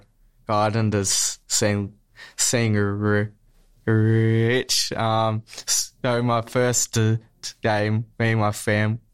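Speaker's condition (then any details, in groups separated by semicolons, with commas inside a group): Stutter; stutter since childhood, smooth speech therapy at Box Hill Speech Pathology Clinic from age 14 or 15, two years; repeated words, prolonged sounds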